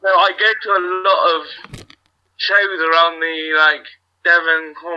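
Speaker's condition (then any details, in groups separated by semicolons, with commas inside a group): Cerebral palsy; wheelchair user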